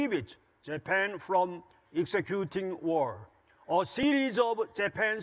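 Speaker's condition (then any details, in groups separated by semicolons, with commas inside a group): No condition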